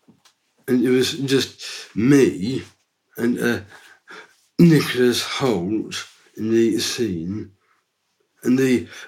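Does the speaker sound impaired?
Yes: Down syndrome; from birth.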